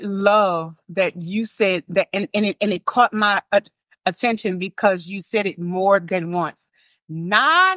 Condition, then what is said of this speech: Stuttering. So I put this out there for everybody to know, but I have a stutter.